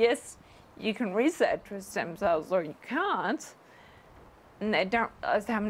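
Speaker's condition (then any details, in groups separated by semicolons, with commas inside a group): Friedreich's ataxia; expects loss of speech and self-feeding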